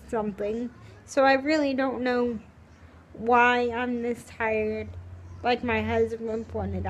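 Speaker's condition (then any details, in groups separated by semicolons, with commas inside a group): Cerebral palsy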